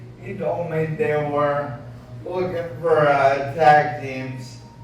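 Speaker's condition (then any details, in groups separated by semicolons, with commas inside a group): ALS; voice sounds impaired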